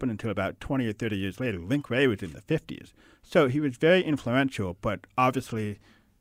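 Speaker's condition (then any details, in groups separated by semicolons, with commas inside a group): Hard of hearing; deaf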